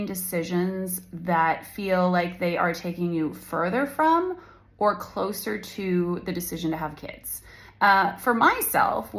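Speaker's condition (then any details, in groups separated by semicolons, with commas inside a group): No condition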